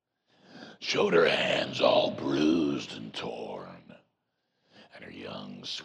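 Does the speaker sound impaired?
Yes: voice box removal needed; 35 treatments over about seven weeks.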